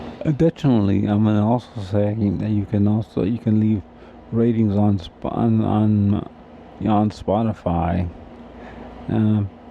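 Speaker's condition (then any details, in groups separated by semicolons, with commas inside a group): Cerebral palsy; difficulty eating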